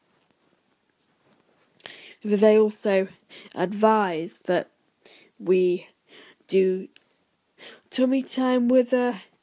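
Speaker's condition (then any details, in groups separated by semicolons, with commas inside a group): Stammer; cold, voice nasal and froggy, exaggerating speech as stammer technique; speech deliberately exaggerated, may sound strange, helps stammer and confidence; repeated sounds, prolonged sounds, blocks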